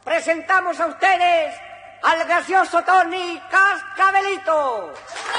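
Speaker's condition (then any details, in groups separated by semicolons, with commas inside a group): No condition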